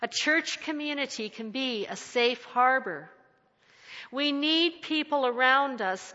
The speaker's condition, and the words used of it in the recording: No condition.